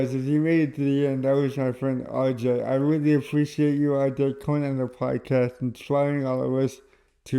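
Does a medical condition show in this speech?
Yes: cerebral palsy; caused by stroke at birth.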